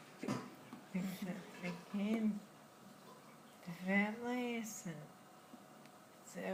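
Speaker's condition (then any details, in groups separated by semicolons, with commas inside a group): Friedreich's ataxia; diagnosed in childhood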